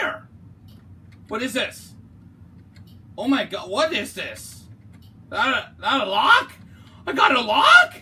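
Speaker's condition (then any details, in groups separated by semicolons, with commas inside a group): No condition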